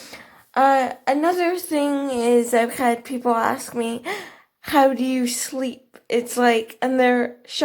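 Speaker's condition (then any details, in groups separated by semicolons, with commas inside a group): Cerebral palsy; quadriplegia, all four limbs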